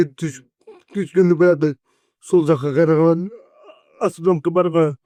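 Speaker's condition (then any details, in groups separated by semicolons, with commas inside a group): Cerebral palsy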